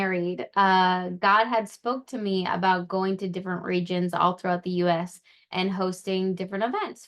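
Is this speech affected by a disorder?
No.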